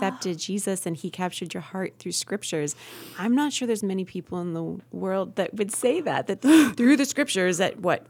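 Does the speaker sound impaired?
No.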